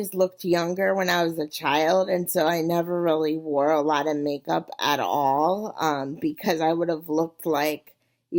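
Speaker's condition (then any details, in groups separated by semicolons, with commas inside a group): Cerebral palsy; wheelchair user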